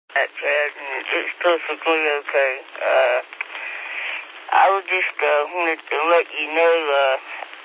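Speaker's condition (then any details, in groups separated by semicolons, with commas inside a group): Speech impediment; apologizes for speech impediment while speaking on radio net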